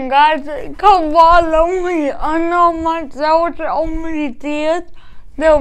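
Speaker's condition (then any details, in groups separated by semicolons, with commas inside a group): Cerebral palsy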